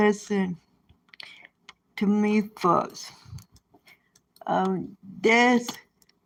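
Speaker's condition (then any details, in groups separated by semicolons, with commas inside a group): Cerebral palsy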